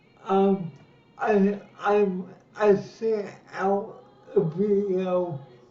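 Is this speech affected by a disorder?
Yes: cerebral palsy; lifelong.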